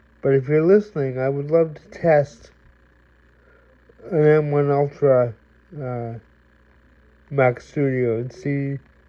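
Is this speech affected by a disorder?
Yes: cerebral palsy.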